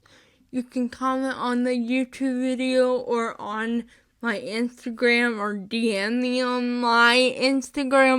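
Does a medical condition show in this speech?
Yes: spastic cerebral palsy, mixed.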